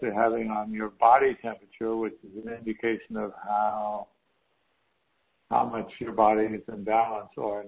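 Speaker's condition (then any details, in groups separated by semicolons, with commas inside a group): Parkinson's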